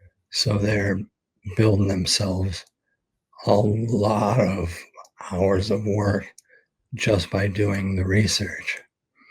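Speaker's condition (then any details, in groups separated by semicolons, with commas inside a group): ALS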